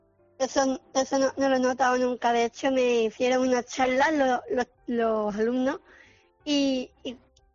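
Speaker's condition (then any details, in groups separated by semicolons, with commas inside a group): Down syndrome; trisomy 21, genetic cause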